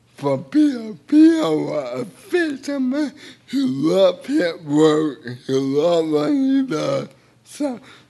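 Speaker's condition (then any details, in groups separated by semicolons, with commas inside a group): Cerebral palsy; speech a little unclear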